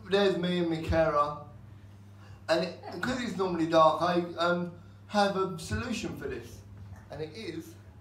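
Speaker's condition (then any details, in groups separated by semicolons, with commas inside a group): Cerebral palsy; cannot stand, performs seated; 29 years with condition; unusual voice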